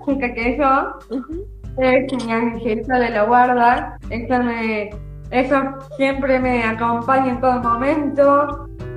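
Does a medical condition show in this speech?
Yes: Down syndrome; from birth.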